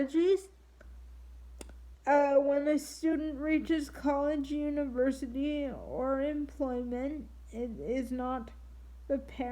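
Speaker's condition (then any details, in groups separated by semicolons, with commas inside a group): Triplegic cerebral palsy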